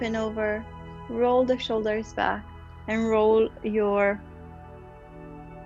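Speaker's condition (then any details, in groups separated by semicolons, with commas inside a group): No condition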